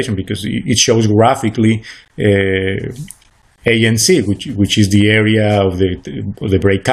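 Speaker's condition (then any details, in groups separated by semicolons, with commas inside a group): No condition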